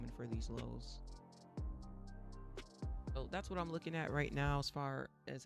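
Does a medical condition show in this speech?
No.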